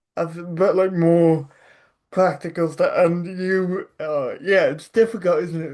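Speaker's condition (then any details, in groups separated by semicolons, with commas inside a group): Cerebral palsy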